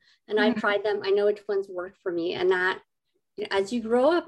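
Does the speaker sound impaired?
Yes: cleft lip and palate; congenital cleft lip and palate, 25 surgeries.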